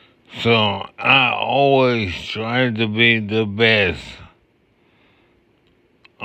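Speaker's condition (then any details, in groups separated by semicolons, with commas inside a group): Multiple sclerosis; affects left side and voice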